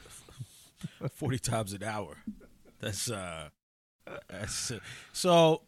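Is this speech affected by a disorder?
No.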